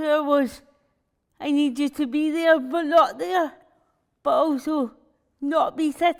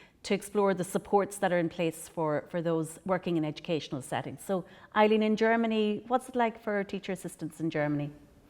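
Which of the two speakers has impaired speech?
The first: cerebral palsy; spastic cerebral palsy, diagnosed before school age; daily personal assistance in all aspects.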